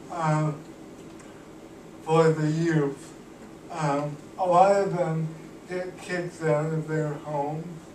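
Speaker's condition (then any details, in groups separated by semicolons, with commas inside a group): Cerebral palsy; cannot walk, uses wheelchair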